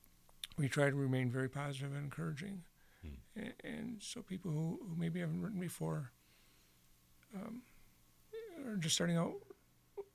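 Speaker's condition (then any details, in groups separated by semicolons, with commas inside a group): Parkinson's disease; Parkinson's disease diagnosed several years ago, terrible sleep disturbances, on disability; fingers getting clumsy, typing increasingly difficult, much time spent correcting typing mistakes; voice very bad today, stated as direct symptom of Parkinson's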